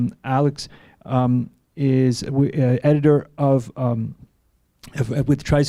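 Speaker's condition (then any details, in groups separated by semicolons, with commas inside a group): No condition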